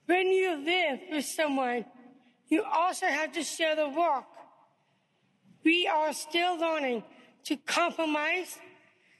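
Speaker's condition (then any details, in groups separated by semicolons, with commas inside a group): Down syndrome; diagnosed at birth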